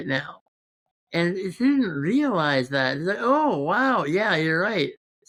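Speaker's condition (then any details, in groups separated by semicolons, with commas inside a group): Congenital muscular dystrophy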